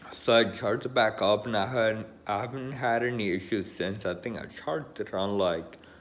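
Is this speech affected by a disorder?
Yes: Friedreich's ataxia; electric wheelchair.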